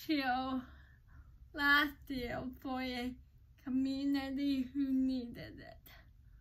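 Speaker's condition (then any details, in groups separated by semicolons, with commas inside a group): Cerebral palsy; uses crutches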